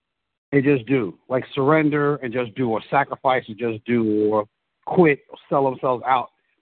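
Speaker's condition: No condition

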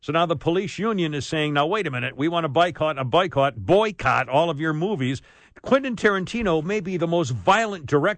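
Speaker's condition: No condition

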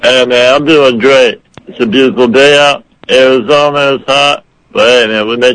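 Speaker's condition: Muscular dystrophy; rare form of muscular dystrophy, about 500 people have it, from birth, age 30

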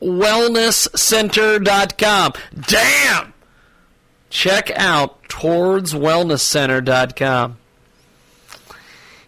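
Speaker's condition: No condition

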